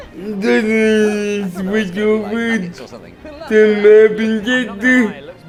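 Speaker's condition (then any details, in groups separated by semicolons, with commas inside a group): Cerebral palsy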